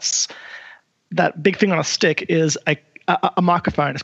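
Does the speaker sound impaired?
Yes: stutter; present by age 20 at film school, sign language used to assist stutter; here repeated sounds, prolonged sounds, blocks.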